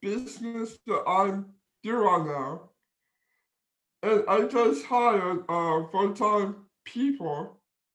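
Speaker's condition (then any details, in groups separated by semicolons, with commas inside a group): Down syndrome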